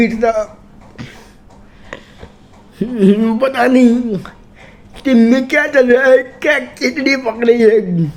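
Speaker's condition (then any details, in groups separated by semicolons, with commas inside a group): Cerebral palsy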